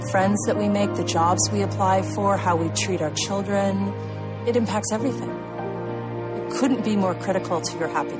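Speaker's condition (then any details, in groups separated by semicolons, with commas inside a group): No condition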